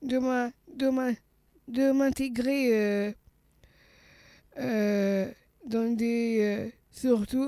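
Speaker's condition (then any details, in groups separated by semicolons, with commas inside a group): Down syndrome (trisomy 21); age 39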